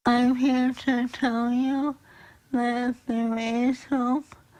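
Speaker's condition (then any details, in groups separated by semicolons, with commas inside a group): ALS; onset as difficulty running; about 15 years since diagnosis, physical therapy five weekly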